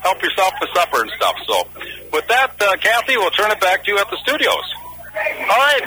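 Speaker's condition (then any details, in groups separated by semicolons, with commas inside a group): No condition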